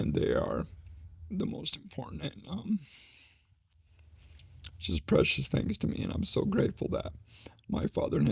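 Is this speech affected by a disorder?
Yes: ALS; needs voice rest during conversation.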